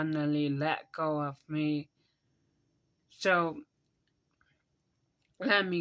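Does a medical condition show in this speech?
Yes: cerebral palsy; ankle braces in childhood.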